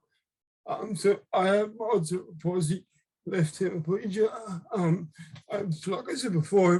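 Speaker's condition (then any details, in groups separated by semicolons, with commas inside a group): Cerebral palsy; left-sided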